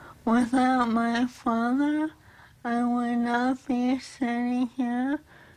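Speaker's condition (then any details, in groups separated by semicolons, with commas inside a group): ALS; cause attributed to bacterial infection, treated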